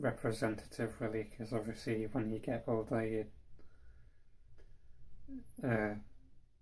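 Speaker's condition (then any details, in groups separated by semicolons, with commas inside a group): Cerebral palsy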